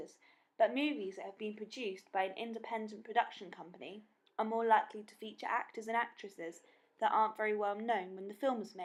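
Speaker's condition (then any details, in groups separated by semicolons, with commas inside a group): No condition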